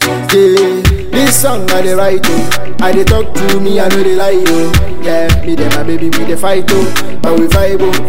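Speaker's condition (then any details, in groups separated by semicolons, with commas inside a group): No condition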